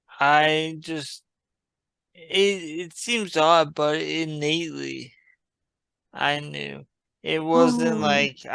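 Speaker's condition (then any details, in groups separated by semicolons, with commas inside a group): Traumatic brain injury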